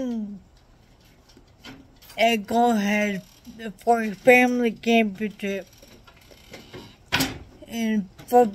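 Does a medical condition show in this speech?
Yes: traumatic brain injury.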